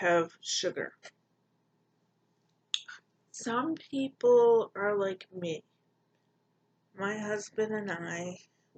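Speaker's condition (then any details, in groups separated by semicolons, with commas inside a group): Cerebral palsy; poor balance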